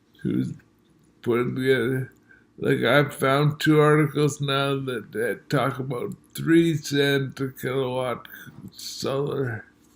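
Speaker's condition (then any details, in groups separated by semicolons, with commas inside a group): Multiple sclerosis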